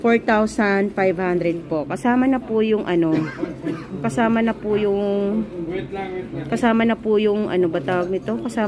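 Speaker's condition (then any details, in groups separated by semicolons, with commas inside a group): No condition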